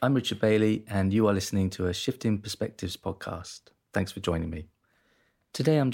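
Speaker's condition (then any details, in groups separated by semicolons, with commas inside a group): No condition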